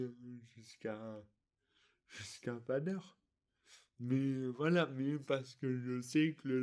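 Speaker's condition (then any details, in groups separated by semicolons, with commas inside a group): Dystonia; articulation difficulties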